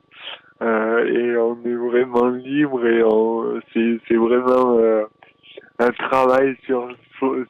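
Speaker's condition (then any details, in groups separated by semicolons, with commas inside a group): Dystonia; elocution disorder, fine motor impairment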